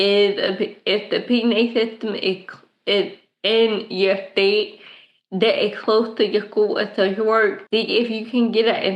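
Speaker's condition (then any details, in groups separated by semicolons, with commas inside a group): Cerebral palsy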